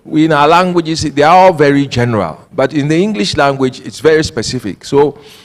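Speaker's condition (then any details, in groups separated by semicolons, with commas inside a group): No condition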